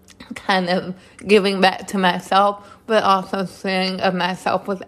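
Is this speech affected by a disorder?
Yes: cerebral palsy.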